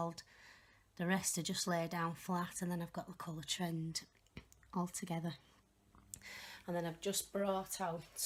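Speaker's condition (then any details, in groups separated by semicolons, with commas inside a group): No condition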